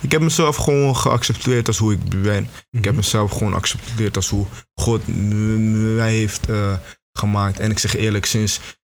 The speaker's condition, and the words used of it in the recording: Stuttering. Ik, uh, ik stotter al sinds mijn vijfde.